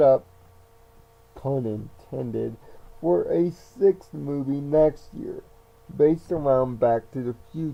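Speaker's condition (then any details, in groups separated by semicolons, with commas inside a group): Cerebral palsy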